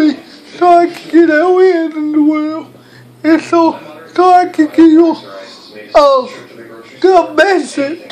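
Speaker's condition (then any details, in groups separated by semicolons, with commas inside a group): Cerebral palsy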